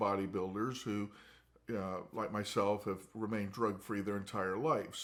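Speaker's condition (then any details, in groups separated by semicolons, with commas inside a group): No condition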